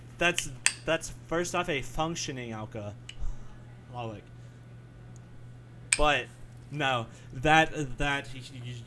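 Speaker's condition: Stutter; varies day to day with bad talking days, called not a disability but annoying; frequent word and phrase repetitions, part-word repetitions, repeated uh fillers, listeners mistake speech for drunkenness; repeated words, blocks

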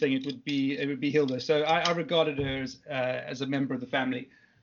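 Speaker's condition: No condition

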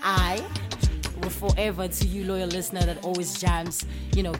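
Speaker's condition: No condition

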